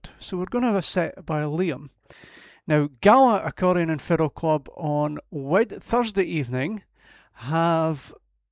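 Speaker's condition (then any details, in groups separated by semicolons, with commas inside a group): No condition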